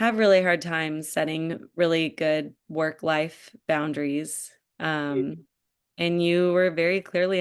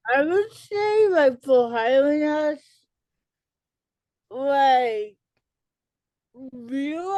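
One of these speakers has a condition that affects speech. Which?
The second: cerebral palsy; speech delay in childhood, speech services.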